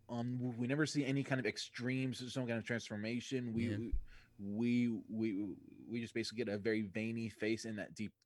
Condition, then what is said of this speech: Stuttering. Quip, something smart and funny, and people understand me instead of me stuttering through it at the first time, and then barely nailing it at